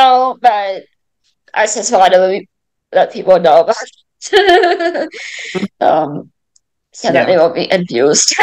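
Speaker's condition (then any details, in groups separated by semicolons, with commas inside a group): Mild cerebral palsy; mild cerebral palsy, throat speech surgery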